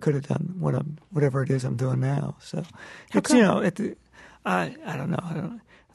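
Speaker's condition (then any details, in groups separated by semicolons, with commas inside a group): Parkinson's disease; loss of motor control, left arm pretty lousy, right hand largely spared, right-handed; manageable, symptoms ease when concentrating on drawing, mental tricks fend off symptoms, symptoms treatable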